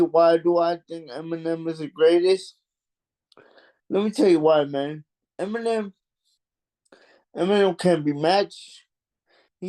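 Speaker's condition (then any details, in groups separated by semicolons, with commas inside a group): Cerebral palsy; mild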